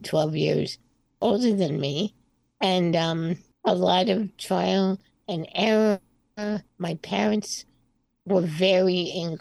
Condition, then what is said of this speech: Spinal muscular atrophy. So my breathing and speaking and singing has since gotten a lot stronger.